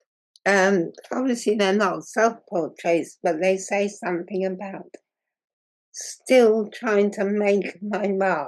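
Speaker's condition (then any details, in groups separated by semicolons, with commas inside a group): Muscular dystrophy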